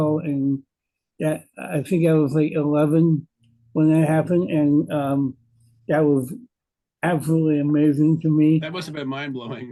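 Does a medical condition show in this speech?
Yes: cerebral palsy; present from birth.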